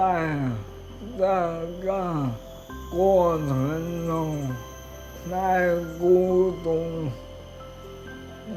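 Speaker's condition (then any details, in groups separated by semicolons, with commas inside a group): Amyotrophic lateral sclerosis; can still speak and eat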